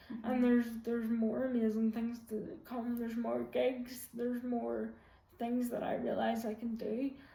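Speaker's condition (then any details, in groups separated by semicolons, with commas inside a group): Quadriplegic cerebral palsy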